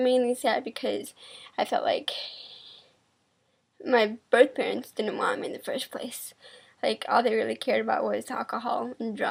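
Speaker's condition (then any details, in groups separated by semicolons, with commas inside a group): Cerebral palsy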